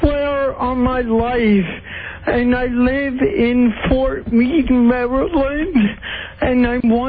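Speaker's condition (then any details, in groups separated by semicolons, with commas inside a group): Cerebral palsy; voice matches caller's stage act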